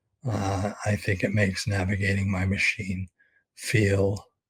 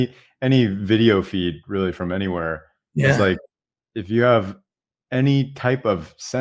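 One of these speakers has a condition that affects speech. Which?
The first: ALS; brain-computer interface implant; progression recently faster, some middle finger movement remains; expects to lose voice very soon.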